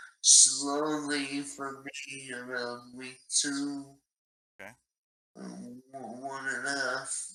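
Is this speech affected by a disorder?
Yes: ALS; very aggressive fast-progressing form.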